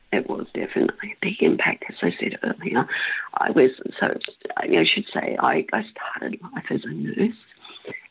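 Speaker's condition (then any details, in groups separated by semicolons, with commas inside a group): Spasmodic dysphonia; words disappear like bad phone reception, bits of words lost, holds voice box, cough or hiccup resets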